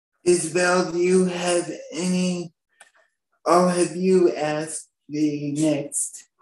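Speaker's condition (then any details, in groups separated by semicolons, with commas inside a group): Cerebral palsy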